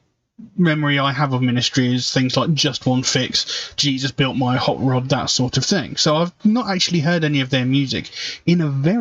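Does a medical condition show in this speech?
No.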